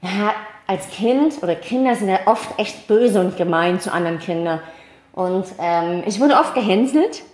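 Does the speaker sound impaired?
Yes: cleft palate, mild; small speech impediment, audible to listeners.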